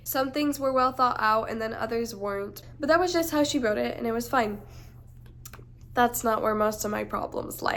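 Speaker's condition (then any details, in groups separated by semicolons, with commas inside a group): No condition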